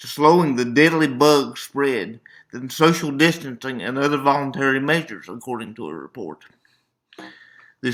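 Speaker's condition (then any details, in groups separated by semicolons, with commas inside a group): Cerebral palsy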